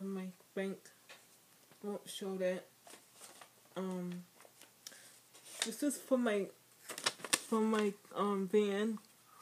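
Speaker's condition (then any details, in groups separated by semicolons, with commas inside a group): Speech impairment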